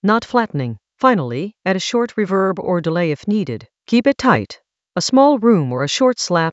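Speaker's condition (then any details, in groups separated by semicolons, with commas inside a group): No condition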